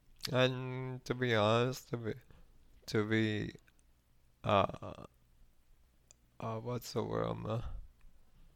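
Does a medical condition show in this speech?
Yes: ALS; cannot walk, Tobii eye-gaze texting, night ventilator, very low lung capacity, declines tracheostomy, acute hearing; voice got weaker.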